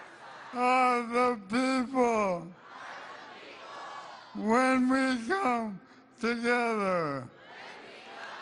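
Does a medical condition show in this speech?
Yes: ALS; weak voice.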